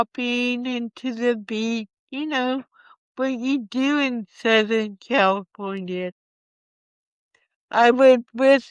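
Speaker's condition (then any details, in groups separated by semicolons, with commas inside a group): Cerebral palsy; from birth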